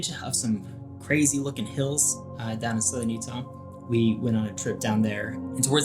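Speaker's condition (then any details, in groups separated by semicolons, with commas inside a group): No condition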